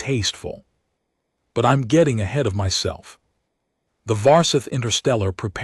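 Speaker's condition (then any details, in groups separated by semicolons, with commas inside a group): No condition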